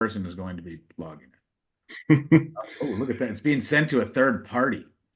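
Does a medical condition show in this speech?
No.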